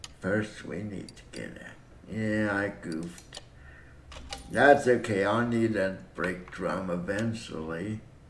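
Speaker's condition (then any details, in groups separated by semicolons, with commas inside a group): Cerebral palsy; breathing fine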